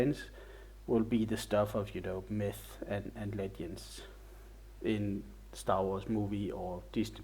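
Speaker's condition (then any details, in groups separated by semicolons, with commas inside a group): No condition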